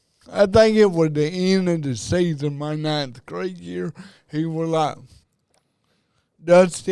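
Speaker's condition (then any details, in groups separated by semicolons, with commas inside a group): Cerebral palsy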